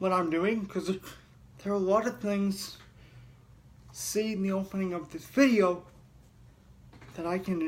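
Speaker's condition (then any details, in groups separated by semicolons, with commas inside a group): Cerebral palsy; heavily altered breathing patterns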